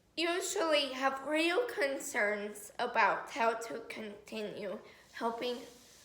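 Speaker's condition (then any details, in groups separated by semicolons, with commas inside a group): Cerebral palsy; affects muscles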